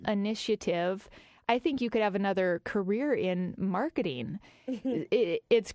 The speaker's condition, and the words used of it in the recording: None; typical speech.